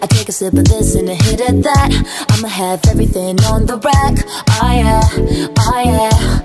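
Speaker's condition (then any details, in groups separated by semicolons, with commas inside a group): No condition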